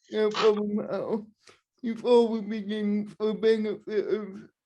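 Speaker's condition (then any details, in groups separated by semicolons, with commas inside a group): Cerebral palsy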